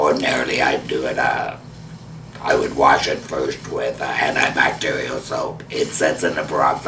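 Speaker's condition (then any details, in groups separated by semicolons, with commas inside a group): Laryngectomy with voice prosthesis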